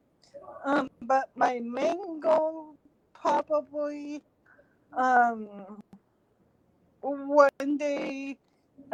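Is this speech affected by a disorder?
Yes: cerebral palsy; since birth.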